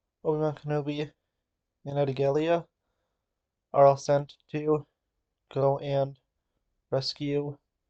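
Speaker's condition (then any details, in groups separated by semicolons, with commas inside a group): No condition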